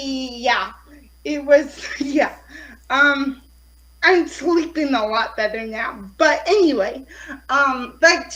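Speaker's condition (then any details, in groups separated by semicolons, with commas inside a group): Cerebral palsy; affects fine motor skills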